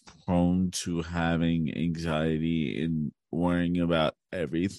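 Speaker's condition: Cerebral palsy; speech reveals disability, speaks more slowly than others, articulate

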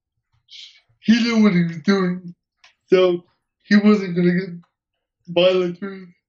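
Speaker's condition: Cerebral palsy; uses wheelchair, hearing intact

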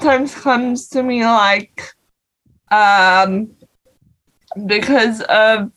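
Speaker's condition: Cerebral palsy; non-progressive

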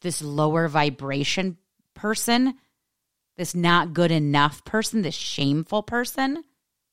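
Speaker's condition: No condition

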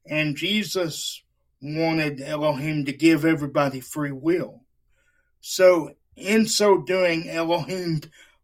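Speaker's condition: Cerebral palsy; wheelchair user

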